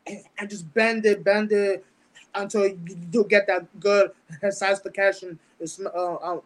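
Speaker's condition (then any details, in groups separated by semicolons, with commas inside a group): Stuttering; mild speech impediment with stutter since about age ten; certain words don't come out; prolonged sounds, blocks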